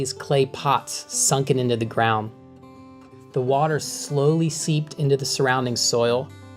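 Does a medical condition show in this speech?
No.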